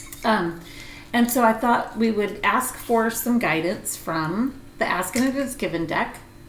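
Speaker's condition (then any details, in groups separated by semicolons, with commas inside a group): No condition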